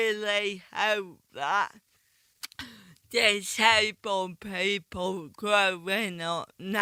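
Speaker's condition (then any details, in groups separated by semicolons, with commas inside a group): Ataxic cerebral palsy; slow speech rate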